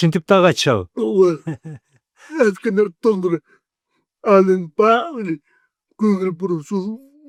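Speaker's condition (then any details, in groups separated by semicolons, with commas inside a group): Cerebral palsy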